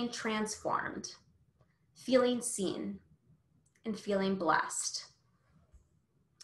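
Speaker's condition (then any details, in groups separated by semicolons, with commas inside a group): No condition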